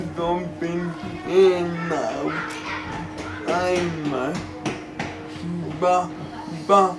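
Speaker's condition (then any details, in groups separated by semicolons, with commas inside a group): Cerebral palsy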